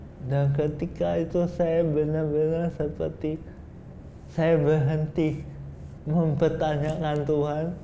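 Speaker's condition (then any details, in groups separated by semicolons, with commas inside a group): Cerebral palsy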